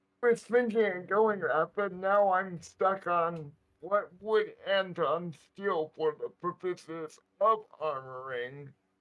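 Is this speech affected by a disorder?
Yes: cerebral palsy; right side weaker.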